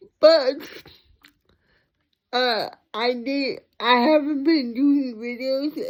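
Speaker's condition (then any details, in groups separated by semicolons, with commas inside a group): Cerebral palsy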